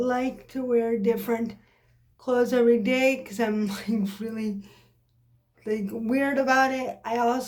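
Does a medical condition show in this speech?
Yes: cerebral palsy.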